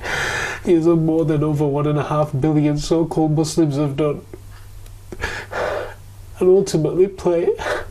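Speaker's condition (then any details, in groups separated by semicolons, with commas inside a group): No condition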